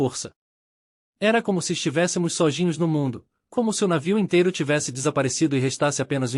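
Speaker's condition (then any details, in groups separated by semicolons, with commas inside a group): No condition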